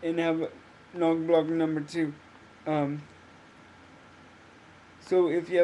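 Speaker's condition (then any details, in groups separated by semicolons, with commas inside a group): Cerebral palsy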